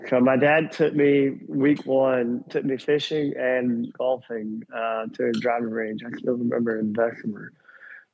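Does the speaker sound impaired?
Yes: cleft lip and palate; congenital, attributed to Chernobyl radiation, 23 surgeries, first in London, childhood feeding difficulty with palate hole.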